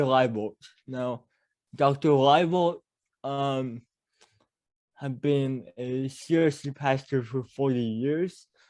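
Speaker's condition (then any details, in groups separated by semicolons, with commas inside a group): Cerebral palsy; mild speech impediment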